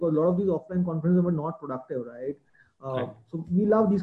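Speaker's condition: No condition

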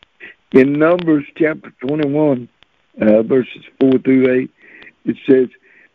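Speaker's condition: Cerebral palsy; since birth

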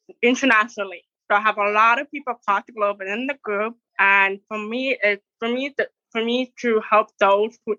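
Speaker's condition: Deaf; wears hearing aid

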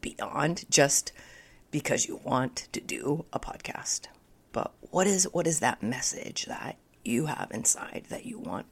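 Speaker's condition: Spasmodic dysphonia; voice audibly affected

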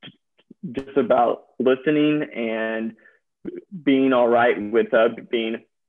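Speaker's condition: Stuttering; stuttering since around age five, group therapy at school, private therapist in Birmingham, therapy five to 18; still stutters; repeated sounds

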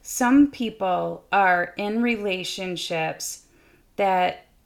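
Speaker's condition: No condition

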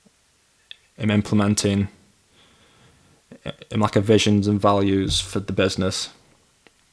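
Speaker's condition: Stammer; past exposure therapy, 10-week CBT course from age 22; stammers more when nervous, pauses before answering, avoids phone use, no stammer in inner monologue; repeated sounds

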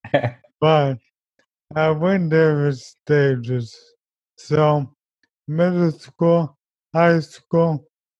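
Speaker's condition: ALS; speech and eventually breathing

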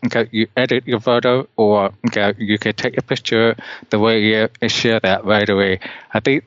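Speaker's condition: Deafness; cannot hear well

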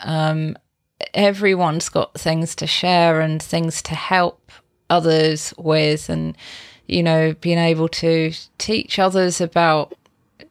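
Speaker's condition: No condition

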